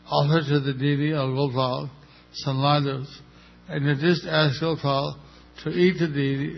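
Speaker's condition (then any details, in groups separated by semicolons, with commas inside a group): Stroke with facial paralysis; undergoing therapy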